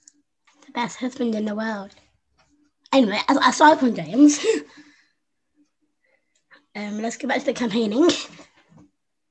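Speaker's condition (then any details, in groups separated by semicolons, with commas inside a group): Down syndrome; congenital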